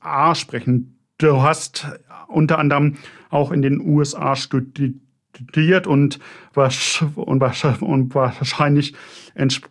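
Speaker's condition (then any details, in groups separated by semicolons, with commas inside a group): Stuttering; developmental, lifelong, possibly inherited, father stuttered, brother fluent, logopedic speech therapy, constant since second grade; choppy, repetitions, blocks, cannot coordinate speech components, body tenses during blocks, throat sometimes hurts, fluent when singing; repeated sounds, prolonged sounds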